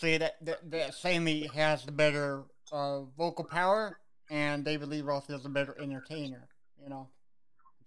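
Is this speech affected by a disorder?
Yes: cerebral palsy; cerebral palsy since birth, knee pain; age 41, knees hurting now, got medication from doctor.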